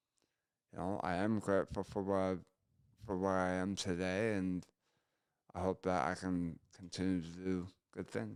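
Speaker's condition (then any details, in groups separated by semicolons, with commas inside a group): Gunshot injury to chin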